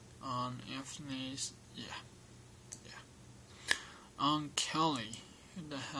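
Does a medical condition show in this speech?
Yes: cerebral palsy.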